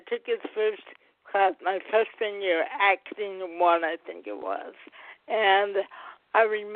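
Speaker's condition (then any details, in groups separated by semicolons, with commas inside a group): Cerebral palsy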